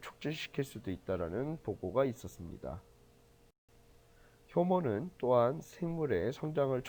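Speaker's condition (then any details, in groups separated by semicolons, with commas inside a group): No condition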